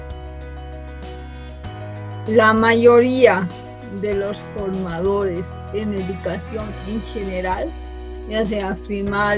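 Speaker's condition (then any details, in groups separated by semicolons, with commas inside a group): Cerebral palsy from birth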